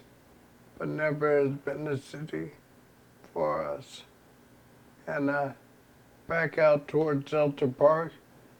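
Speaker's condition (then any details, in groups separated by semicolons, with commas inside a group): ALS; progressive terminal illness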